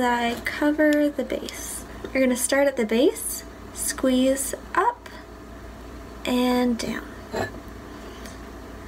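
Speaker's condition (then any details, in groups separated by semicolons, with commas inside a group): No condition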